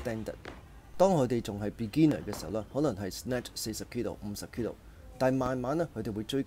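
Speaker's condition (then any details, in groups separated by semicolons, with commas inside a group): No condition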